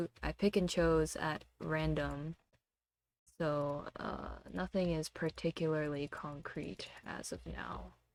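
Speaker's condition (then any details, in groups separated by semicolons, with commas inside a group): No condition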